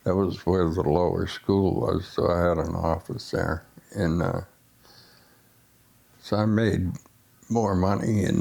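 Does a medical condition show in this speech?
Yes: essential tremor.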